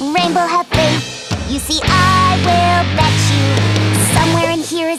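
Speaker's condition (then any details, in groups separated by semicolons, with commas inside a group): No condition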